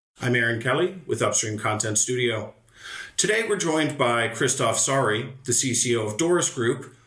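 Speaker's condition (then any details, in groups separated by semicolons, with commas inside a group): No condition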